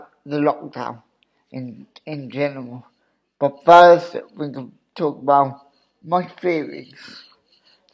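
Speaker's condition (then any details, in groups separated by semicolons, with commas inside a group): Cerebral palsy; obvious speech impediment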